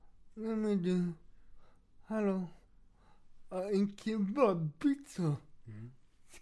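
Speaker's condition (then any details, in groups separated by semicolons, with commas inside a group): Cerebral palsy; has two wheelchairs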